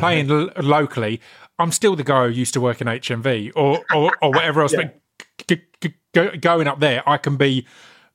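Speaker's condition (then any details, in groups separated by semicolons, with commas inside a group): Stammer; stutter, unnoticed during rapping and spoken word years, noticed with radio show and podcast, works with STAMMA; can record self-tape version not stammering, or one letting stammer show freely; repeated sounds, blocks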